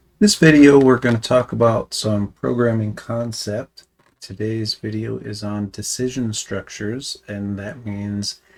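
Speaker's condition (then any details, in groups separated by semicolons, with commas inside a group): No condition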